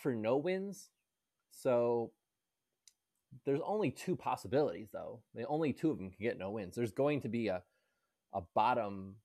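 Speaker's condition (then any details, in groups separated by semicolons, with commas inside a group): No condition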